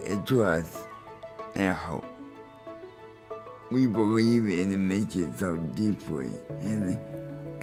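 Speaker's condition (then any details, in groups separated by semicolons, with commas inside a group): Cerebral palsy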